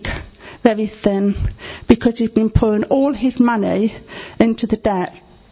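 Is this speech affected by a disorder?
Yes: deafness; relies on lip reading, needs to see speaker's face.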